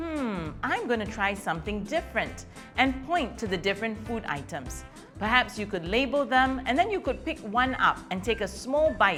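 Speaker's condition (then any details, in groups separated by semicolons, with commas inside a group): No condition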